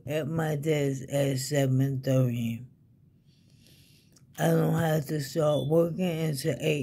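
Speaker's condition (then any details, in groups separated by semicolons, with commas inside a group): ALS; needs help with daily activities, fatigue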